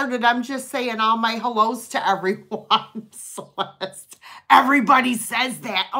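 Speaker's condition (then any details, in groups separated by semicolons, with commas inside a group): No condition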